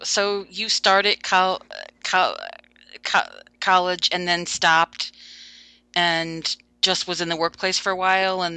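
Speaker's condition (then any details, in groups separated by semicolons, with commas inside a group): Stuttering; stuttering since age five, covert for most of life after early criticism from father and teacher; still stutters; hid stuttering, avoided speaking situations, did not speak up in class; repeated sounds, prolonged sounds, blocks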